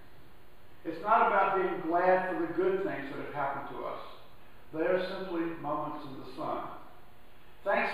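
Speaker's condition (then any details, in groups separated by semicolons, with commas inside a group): No condition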